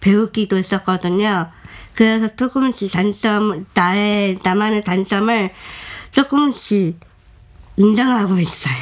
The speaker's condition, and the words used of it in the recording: Down syndrome. 아니 근데 너무 말을 잘하고 너무 의사소통이 원활해서